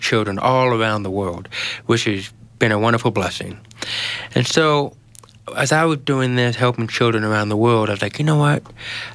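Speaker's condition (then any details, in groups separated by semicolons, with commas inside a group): Genetic hearing loss; congenital genetic 90% hearing loss inherited from father, diagnosed almost age two, no cochlear implant; speaks well after years of therapy, trouble understanding unfamiliar accents on phone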